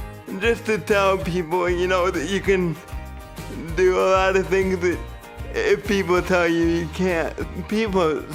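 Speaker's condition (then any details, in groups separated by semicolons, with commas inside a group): Cerebral palsy; must think about breathing while walking, speaks independently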